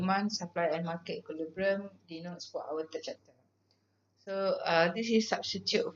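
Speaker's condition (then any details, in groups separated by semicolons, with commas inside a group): No condition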